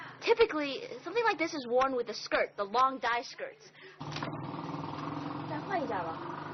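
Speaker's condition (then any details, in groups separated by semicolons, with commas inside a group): No condition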